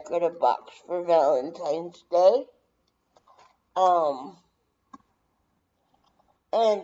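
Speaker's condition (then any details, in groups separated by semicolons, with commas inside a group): Brain injury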